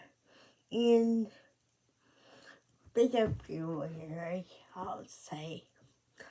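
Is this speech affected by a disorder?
Yes: cerebral palsy; speech affected.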